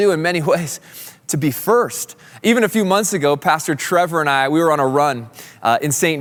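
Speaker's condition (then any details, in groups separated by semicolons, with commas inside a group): No condition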